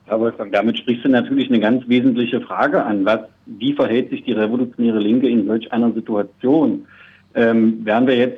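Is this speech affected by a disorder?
No.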